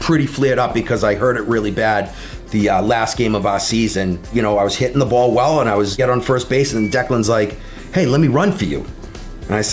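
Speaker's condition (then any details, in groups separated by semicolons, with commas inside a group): No condition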